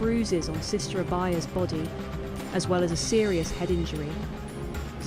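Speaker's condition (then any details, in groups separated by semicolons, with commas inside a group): No condition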